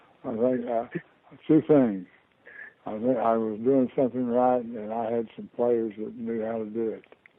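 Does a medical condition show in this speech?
Yes: Parkinson's disease.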